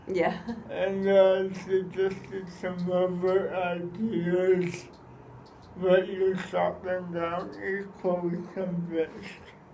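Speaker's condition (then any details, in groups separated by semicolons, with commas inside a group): Cerebral palsy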